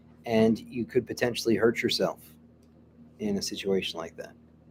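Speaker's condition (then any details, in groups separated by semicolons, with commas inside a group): No condition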